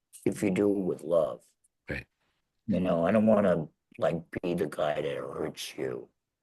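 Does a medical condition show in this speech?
Yes: laryngectomy; 11 years since surgery.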